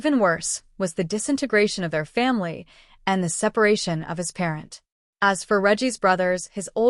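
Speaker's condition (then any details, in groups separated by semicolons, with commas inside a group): No condition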